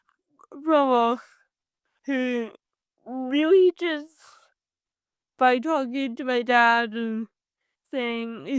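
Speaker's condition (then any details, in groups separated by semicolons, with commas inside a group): Cerebral palsy; from birth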